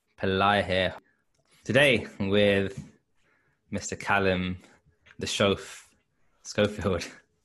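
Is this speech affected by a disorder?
Yes: stutter; blocking and freezing in childhood, fluent in drama performances, avoided class reading as teen; here repeated sounds, blocks.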